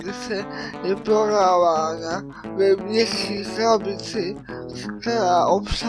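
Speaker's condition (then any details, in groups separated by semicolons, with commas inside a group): Cerebral palsy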